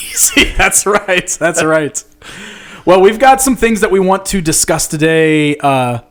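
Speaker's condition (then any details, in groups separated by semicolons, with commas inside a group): No condition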